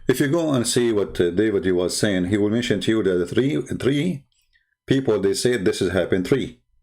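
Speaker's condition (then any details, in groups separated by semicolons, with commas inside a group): No condition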